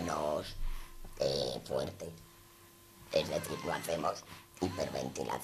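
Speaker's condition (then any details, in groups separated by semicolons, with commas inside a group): Total laryngectomy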